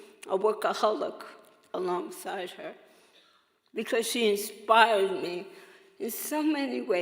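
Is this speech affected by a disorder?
Yes: oral cancer survivor.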